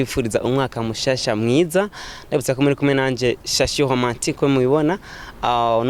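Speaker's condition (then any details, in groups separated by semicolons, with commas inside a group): No condition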